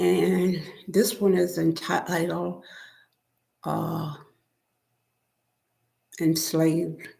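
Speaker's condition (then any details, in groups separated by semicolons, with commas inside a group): Spinal neurosarcoidosis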